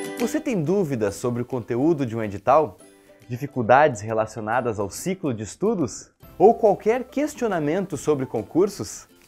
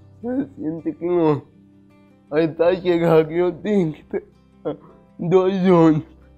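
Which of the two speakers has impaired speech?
The second: cerebral palsy; affects arms and legs; some difficulty speaking.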